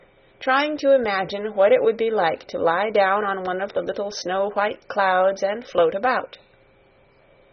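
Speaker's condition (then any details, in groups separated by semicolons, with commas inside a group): No condition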